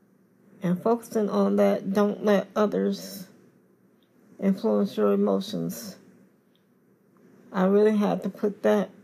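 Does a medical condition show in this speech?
Yes: cerebral palsy; confined to wheelchair.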